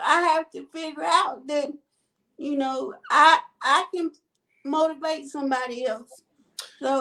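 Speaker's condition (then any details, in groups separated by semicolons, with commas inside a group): Cerebral palsy; quadriplegic type, all four limbs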